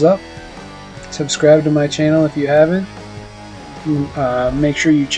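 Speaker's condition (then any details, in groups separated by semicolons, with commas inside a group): No condition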